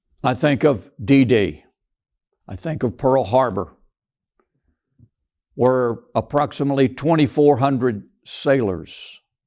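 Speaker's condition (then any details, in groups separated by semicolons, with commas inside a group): No condition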